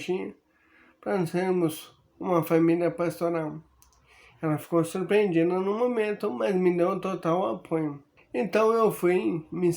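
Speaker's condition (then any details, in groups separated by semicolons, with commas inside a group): Amyotrophic lateral sclerosis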